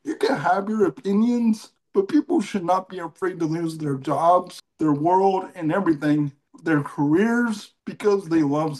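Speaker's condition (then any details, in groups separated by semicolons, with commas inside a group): Cerebral palsy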